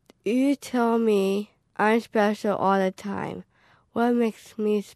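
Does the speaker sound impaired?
Yes: Down syndrome; present from birth, learned around birth; 15 years old.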